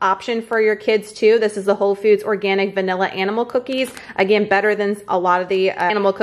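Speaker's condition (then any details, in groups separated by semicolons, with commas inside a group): No condition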